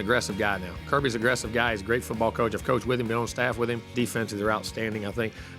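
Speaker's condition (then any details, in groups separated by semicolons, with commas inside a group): No condition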